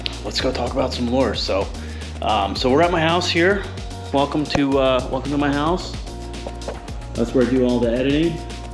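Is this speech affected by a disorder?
No.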